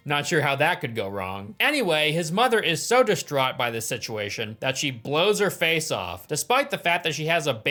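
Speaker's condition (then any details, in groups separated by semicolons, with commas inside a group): No condition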